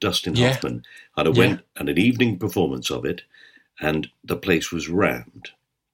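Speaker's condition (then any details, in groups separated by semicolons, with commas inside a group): No condition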